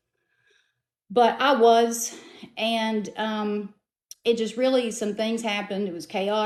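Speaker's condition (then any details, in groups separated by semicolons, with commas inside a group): No condition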